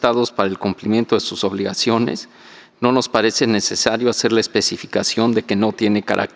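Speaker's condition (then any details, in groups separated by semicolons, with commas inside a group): No condition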